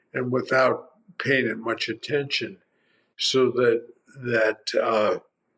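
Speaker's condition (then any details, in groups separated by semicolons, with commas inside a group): Primary lateral sclerosis; tongue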